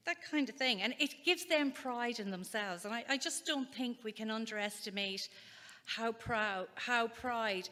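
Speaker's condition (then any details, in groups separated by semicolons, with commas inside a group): No condition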